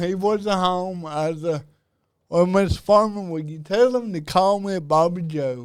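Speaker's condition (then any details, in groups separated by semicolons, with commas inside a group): Cerebral palsy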